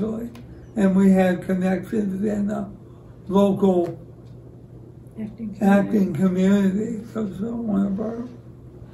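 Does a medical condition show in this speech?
Yes: ALS; about 25 years since diagnosis.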